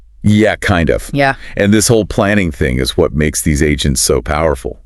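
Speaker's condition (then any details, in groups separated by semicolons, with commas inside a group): No condition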